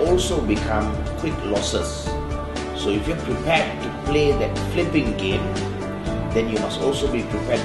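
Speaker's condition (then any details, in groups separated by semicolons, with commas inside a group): No condition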